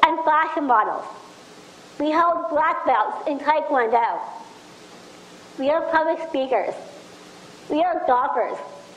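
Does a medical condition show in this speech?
Yes: Down syndrome; speech problems.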